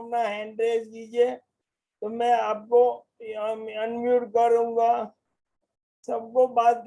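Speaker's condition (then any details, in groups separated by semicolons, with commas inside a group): Motor neurone disease; voice strong and loud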